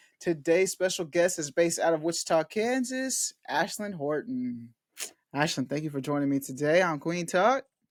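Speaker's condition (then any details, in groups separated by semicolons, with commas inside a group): No condition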